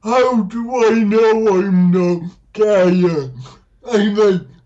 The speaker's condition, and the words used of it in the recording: Dysarthria. And now it's more like people occasionally can't understand me, but more often can.